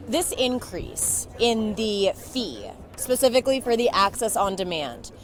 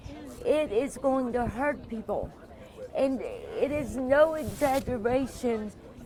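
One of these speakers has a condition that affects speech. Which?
The second: cerebral palsy.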